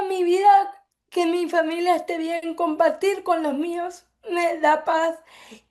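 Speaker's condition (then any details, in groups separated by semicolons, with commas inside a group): Cerebral palsy; from birth; affects speech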